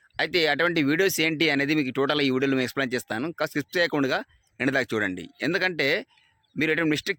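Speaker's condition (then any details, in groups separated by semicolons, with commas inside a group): No condition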